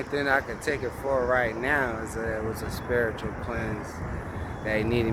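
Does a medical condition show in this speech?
No.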